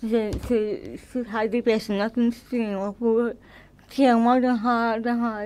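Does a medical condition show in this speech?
Yes: cerebral palsy.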